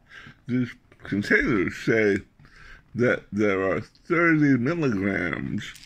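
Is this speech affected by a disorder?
Yes: glossectomy with reconstructed tongue.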